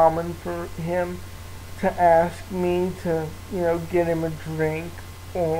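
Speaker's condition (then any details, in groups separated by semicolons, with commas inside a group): Cerebral palsy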